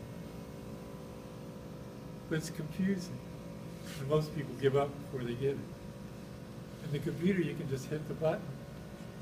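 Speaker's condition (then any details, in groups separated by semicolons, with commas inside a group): No condition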